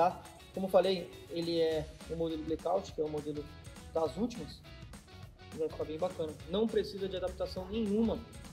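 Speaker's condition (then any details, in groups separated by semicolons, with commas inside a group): No condition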